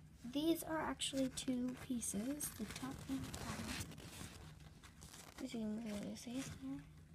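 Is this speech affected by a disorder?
No.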